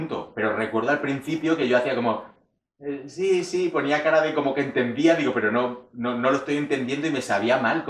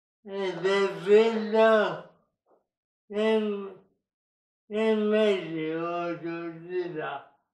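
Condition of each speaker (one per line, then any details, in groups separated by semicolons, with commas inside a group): No condition
Cerebral palsy; speech sometimes hard for others to understand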